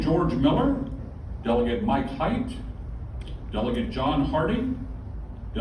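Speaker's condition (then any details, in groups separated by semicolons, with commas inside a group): No condition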